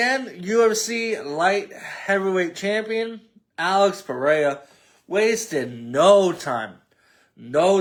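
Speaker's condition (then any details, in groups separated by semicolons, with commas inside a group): No condition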